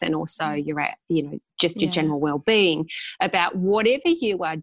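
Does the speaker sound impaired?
No.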